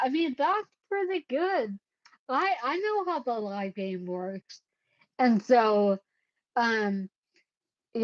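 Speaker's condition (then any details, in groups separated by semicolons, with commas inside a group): Cerebellar ataxia; caused by brain bleed, unsteady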